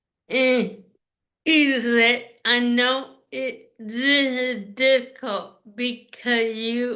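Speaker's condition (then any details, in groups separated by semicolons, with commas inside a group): Cerebral palsy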